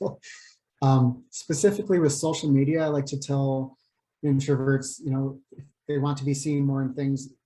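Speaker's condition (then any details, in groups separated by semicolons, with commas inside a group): No condition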